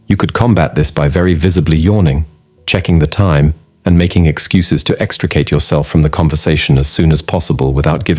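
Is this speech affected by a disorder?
No.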